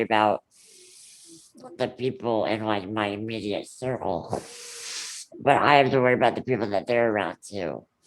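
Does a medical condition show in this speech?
Yes: ullrich congenital muscular dystrophy; congenital, rare form of muscular dystrophy.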